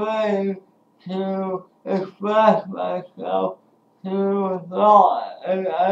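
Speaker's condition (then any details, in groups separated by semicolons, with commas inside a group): Speech impairment after birth surgery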